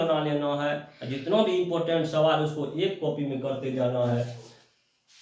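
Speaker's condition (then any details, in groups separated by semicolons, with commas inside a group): No condition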